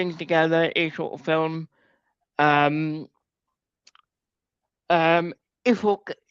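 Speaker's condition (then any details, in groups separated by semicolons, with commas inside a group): Cerebral palsy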